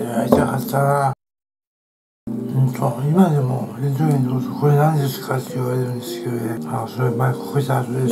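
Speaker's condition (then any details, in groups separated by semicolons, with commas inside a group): Tongue cancer, partial glossectomy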